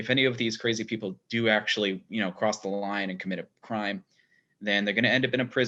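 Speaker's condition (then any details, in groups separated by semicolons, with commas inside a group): No condition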